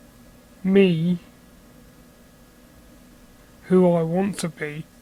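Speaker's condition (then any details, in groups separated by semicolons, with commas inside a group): Cerebral palsy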